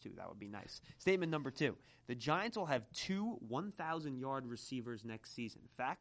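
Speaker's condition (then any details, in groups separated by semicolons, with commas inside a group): No condition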